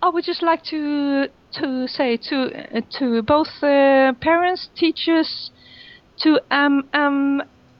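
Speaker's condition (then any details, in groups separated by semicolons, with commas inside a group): Stuttering; stutter with silent blocks, freezes, body movements and tics, major stuttering on oral presentations; stutters a lot in this recording, recording stress increases stutter; slow, clear, articulated speech, mostly fluent in English and Swedish, more stuttering in Dutch, German, French; repeated words, prolonged sounds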